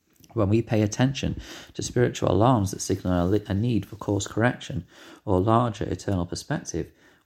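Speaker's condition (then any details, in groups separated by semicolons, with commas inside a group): No condition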